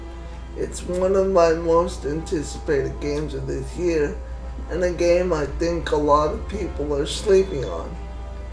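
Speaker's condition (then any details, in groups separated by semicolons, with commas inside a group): Cerebral palsy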